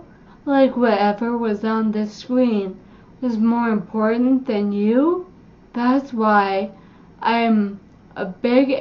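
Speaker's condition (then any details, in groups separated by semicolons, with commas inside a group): Cerebellar ataxia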